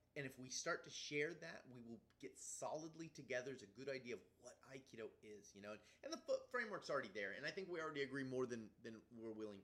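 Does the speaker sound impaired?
No.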